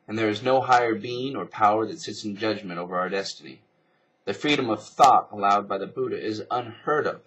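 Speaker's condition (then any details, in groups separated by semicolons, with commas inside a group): No condition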